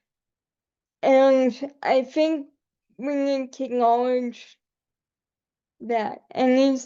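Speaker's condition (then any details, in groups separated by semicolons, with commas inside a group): Cerebral palsy; quadriplegic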